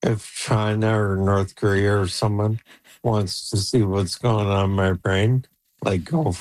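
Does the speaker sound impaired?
Yes: ALS; onset left leg freezing, Neuralink N1 brain implant about 3 months, Toronto Western Hospital trial; progressing, age 48, voice declining but still speaking, controls computer by thought; voice audibly deteriorating, expects losing speech soon, voice banked with 11 labs for Neuralink-driven AI speech.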